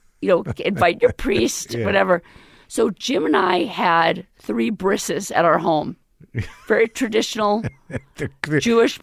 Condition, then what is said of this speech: Vocal cord paralysis. So you still are going to have a paralyzed vocal cord.